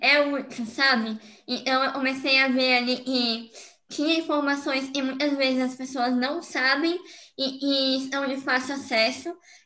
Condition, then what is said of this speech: Cleft palate. Inclusive, a fono é, o que me permite falar dessa forma hoje.